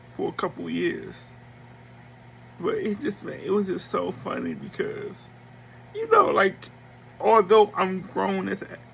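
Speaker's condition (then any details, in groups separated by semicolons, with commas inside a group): Cerebral palsy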